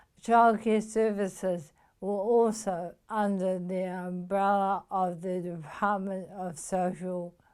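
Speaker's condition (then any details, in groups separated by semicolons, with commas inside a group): Motor neuron disease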